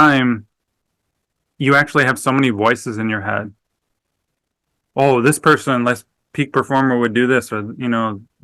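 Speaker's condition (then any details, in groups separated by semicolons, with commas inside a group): No condition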